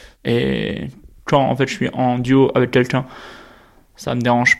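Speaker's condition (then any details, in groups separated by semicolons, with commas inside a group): Stuttering; stuttering since childhood, main factor of exclusion and school bullying; age 31, still stutters; repeated sounds, prolonged sounds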